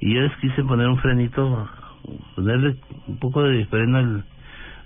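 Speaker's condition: Parkinson's disease; Parkinson's disease present on return to Bogota

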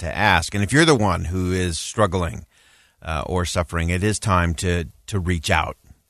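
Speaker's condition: No condition

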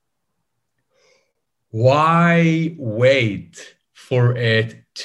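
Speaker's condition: Stutter; lifelong stutter, breathing technique from speech course also done by Gareth Gates, joined Toastmasters; still stutters in six languages, controls stutter with breathing technique; debilitating stutter, avoided speaking about 25 years, stutter evident when speaking, pauses resemble internet lag; prolonged sounds, blocks

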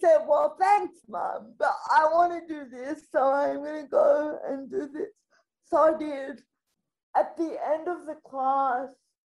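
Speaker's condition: Spastic quadriplegic cerebral palsy; from being born three months premature

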